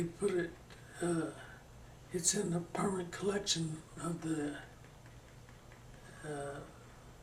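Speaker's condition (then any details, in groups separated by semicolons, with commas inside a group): Parkinson's; slowing down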